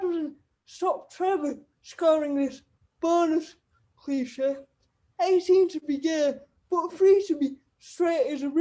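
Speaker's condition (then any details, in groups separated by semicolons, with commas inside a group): Cerebral palsy; wheelchair user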